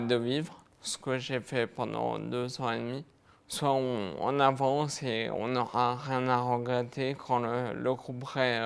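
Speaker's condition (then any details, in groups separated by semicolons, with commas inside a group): Multiple sclerosis; fatigue, lower limbs affected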